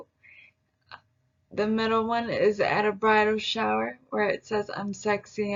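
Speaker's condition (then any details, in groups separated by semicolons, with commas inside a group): Traumatic brain injury; car crash, leg spasticity, leg braces; years after injury, leg Botox, pump, physical therapy; had tracheostomy and ventilator, relearned speech in therapy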